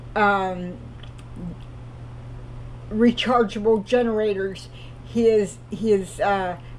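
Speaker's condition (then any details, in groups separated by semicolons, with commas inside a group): Cerebral palsy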